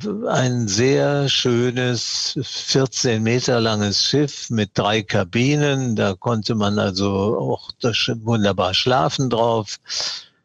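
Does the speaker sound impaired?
Yes: Parkinson's disease; diagnosed at age 75, years of trembling before diagnosis, once put down to stage fright; milder course than severe cases.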